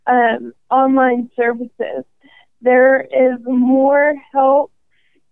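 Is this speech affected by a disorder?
Yes: ALS; probable category ALS, first symptoms noticed in hand, 18 months to diagnosis, diagnosed at 27; about 5.5 years since diagnosis, considering walking device, clinic team includes speech and respiratory therapists.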